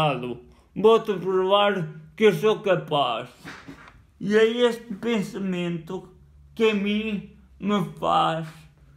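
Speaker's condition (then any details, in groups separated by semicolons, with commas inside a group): Cerebral palsy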